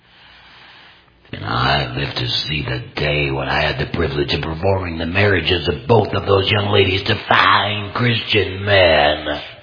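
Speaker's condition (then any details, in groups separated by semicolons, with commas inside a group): Total laryngectomy, complete laryngectomy, voice prosthesis; may sound painful to listeners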